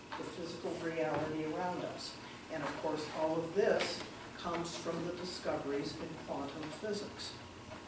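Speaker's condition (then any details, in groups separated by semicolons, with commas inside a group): No condition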